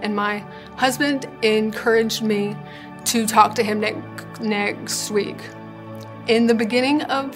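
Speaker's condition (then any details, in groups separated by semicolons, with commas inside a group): Stuttering; audible stutter, public speaking extremely hard, needs more time and patience to talk; repeated sounds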